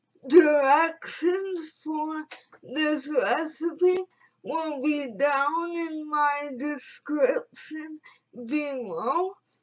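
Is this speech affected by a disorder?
Yes: cerebral palsy.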